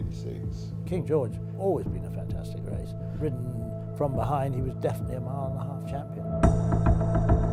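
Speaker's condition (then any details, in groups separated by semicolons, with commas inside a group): No condition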